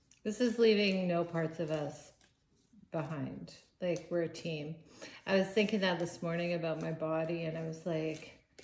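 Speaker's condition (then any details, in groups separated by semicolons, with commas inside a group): No condition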